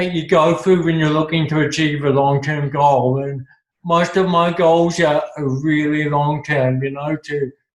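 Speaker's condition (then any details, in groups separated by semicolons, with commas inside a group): Cerebral palsy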